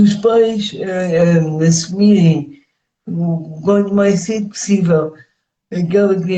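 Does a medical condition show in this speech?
Yes: cerebral palsy; speech affected.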